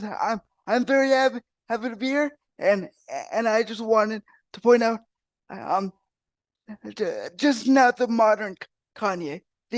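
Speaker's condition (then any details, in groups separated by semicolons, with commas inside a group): Cerebral palsy; wheelchair user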